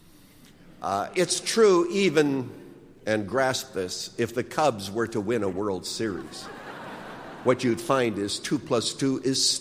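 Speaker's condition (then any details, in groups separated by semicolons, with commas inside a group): No condition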